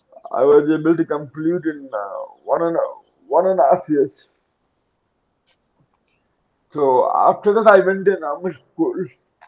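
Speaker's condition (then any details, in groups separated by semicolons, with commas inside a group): Cerebral palsy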